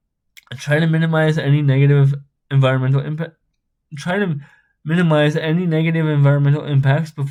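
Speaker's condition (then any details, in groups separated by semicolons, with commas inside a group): Spastic cerebral palsy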